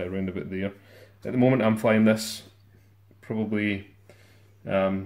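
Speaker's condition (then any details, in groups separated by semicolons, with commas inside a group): No condition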